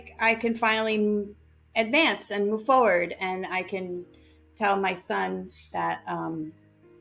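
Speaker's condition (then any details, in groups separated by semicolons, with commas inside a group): No condition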